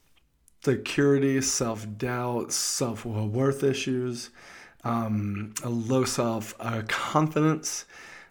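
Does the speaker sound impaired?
Yes: stuttering; stutter since childhood, very severe in childhood; still identifies as a stutterer, speaking publicly to an audience; now able to communicate publicly; here prolonged sounds.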